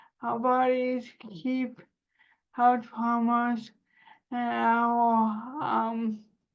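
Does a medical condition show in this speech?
Yes: cerebral palsy; spasticity.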